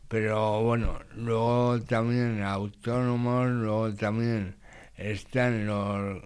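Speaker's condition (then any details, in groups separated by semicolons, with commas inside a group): Condition akin to cerebral palsy; acquired after age three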